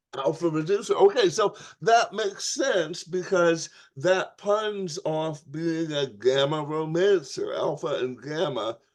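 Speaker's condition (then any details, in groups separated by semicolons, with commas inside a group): Tongue cancer surgery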